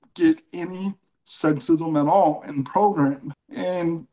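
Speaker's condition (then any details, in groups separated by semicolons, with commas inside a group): Cerebral palsy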